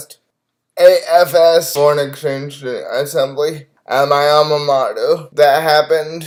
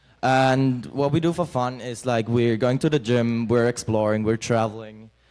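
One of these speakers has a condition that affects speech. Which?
The first: cerebral palsy.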